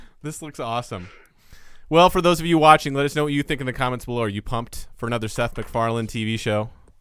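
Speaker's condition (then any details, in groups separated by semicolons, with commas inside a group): No condition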